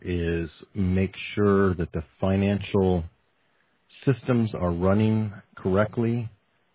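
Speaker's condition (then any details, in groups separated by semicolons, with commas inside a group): No condition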